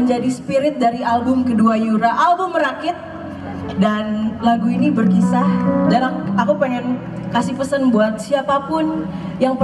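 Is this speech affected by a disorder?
No.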